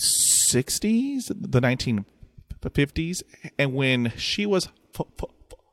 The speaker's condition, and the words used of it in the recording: Stuttering. I carry it everywhere just in case, you know, nothing comes out, because it's random, Matt.